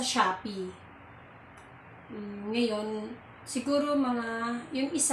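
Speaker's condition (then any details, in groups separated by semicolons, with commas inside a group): No condition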